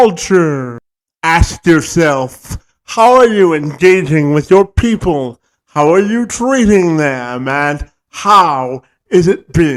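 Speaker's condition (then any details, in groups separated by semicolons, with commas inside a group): Cerebral palsy; severe, cannot walk unassisted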